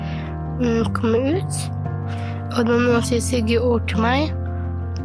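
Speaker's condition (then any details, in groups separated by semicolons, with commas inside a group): Down syndrome; chromosomal cause, needs more time to learn, age 15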